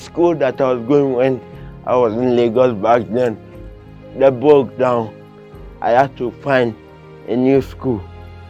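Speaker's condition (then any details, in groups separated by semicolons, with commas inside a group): Cerebral palsy; limits movement and coordination; severe case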